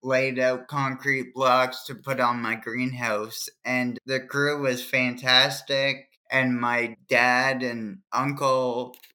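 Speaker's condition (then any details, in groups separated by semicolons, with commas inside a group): Cerebral palsy; from birth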